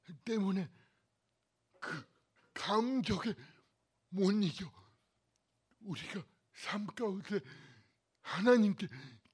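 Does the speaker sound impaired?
Yes: cerebral palsy; lifelong pain.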